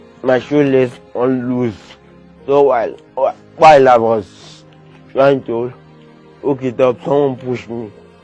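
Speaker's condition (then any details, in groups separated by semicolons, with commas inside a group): Cerebral palsy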